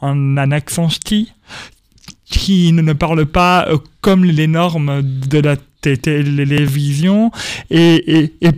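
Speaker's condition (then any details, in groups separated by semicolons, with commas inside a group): Stuttering; stuttering since early childhood at school, speech therapy helped, told elimination almost impossible; stuttering persists, described by him as an accent; repeated sounds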